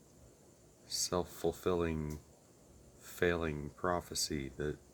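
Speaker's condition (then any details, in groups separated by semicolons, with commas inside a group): No condition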